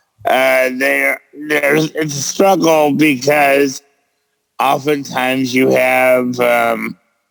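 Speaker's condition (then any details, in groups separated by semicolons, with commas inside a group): Cerebral palsy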